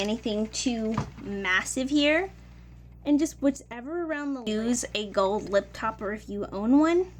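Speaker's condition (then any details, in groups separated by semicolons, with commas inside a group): No condition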